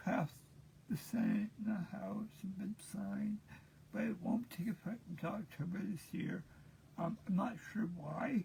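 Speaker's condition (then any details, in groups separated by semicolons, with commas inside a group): Cerebral palsy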